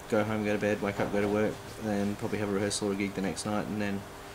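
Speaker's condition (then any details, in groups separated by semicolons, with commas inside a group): No condition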